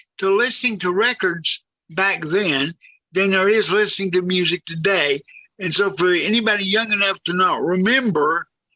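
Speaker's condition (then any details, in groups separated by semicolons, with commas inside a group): Cerebral palsy, severe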